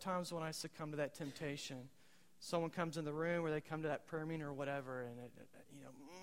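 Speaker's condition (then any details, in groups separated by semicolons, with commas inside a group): No condition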